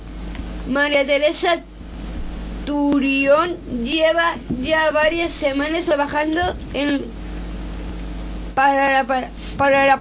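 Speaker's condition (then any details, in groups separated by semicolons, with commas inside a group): Down syndrome; reads news item aloud on live radio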